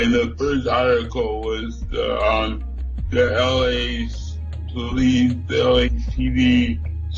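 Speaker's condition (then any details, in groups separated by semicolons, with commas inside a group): Cerebral palsy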